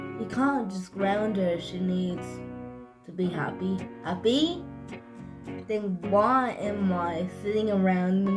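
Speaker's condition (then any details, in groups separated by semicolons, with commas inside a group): Cerebral palsy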